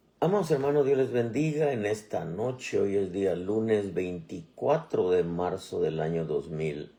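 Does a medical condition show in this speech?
No.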